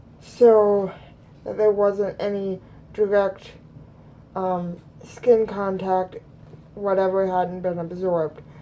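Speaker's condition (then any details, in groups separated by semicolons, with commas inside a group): Cerebral palsy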